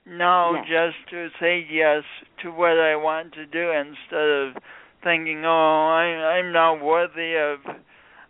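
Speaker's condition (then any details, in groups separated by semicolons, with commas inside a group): Speech impediment from birth injury; speech impediment sounding unlike a regional accent, not a Midwestern accent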